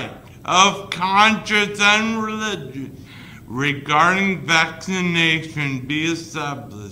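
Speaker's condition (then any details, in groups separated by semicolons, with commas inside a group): Guillain-Barré syndrome; slow progress after full paralysis; formerly unable to speak, on ventilator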